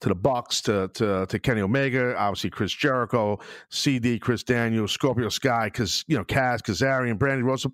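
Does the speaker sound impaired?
No.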